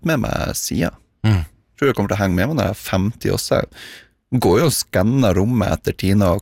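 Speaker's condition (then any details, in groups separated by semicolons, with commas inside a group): Tourette syndrome; onset age 6-7 noticed by parents, diagnosed age 11 by pediatrician, no medication; ongoing vocal and motor tics, involuntary insults and obscene gestures; vocal tics with shouted insults, in youth mild throat clearing, whimpering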